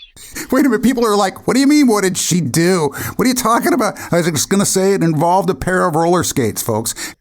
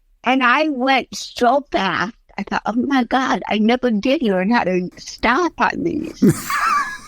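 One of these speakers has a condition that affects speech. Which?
The second: cerebral palsy; since early childhood; Botox treatment.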